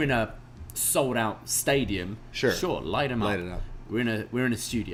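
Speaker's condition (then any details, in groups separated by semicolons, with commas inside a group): No condition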